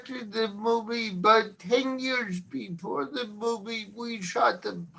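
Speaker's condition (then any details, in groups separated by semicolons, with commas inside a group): Cerebral palsy; since birth, born not breathing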